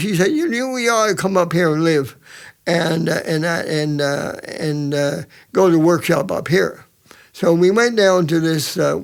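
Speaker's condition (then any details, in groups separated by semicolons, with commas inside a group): Cerebral palsy; present from birth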